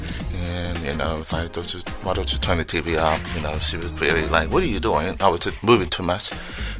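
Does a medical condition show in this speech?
Yes: hearing loss with cochlear implant; articulates words very clearly, plans words and grammar, speech therapy from first grade, special therapy post-implant.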